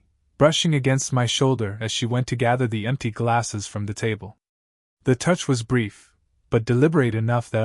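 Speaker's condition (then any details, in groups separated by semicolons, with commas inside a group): No condition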